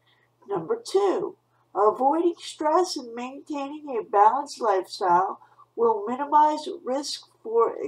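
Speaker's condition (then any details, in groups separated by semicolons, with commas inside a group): No condition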